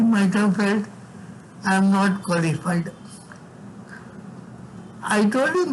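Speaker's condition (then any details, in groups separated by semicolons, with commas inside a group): Severe cerebral palsy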